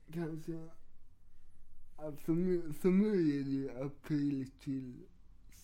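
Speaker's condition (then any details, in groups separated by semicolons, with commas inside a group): Cerebral palsy; wheelchair user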